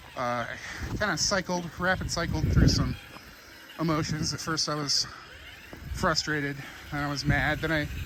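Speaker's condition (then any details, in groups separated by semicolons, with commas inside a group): No condition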